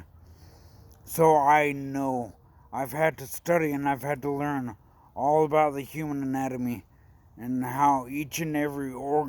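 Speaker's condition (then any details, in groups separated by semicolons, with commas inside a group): Brain injury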